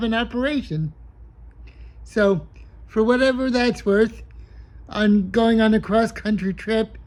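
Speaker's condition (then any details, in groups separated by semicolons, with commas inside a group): Cerebral palsy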